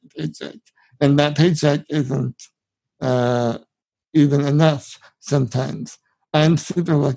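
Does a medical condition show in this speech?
Yes: spinal muscular atrophy; severe atrophy in almost all muscles.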